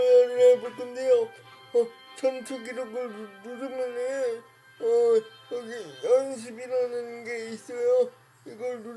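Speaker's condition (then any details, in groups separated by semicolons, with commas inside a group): Brain lesion disability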